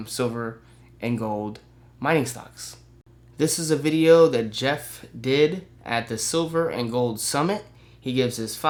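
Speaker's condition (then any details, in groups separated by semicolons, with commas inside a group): No condition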